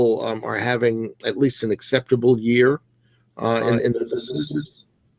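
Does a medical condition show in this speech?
No.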